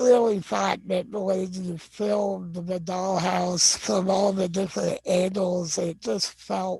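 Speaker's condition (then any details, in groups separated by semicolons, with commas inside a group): Non-progressive muscular dystrophy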